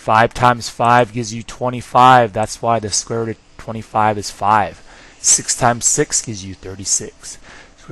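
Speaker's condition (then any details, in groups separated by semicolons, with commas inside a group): No condition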